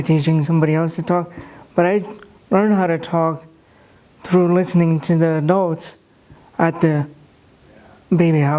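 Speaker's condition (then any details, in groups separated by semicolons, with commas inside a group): Cerebral palsy; no speech therapy, some words hard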